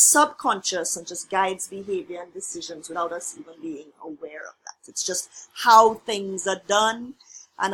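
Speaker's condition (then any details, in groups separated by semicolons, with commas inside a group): No condition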